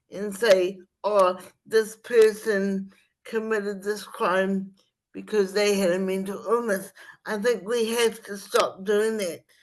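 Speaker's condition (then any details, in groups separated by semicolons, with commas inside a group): Spastic cerebral palsy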